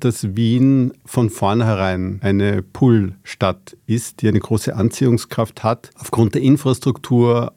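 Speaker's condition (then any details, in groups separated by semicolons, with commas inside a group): No condition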